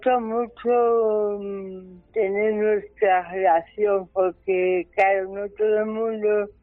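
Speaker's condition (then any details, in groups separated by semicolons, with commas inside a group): Cerebral palsy; brain damage at birth from lack of oxygen, midwife negligence, hospital Virgen de la Salud de Toledo, 47 years; increasingly dependent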